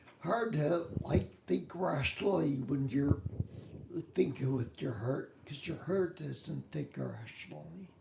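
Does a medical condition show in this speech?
Yes: spinocerebellar ataxia.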